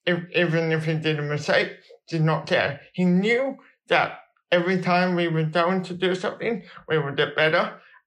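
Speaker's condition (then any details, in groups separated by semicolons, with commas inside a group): Cerebral palsy; balance and movement helped by football since age four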